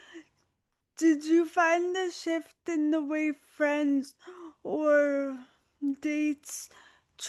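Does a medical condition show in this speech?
Yes: autoimmune disease, spinal cord injury.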